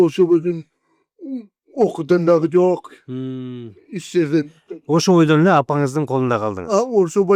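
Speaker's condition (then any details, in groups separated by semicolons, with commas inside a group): Cerebral palsy; 40 years with condition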